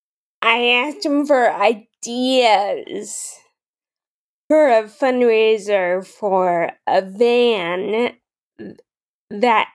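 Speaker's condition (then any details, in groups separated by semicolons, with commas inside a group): Friedreich's ataxia; less pronounced than in others with Friedreich's ataxia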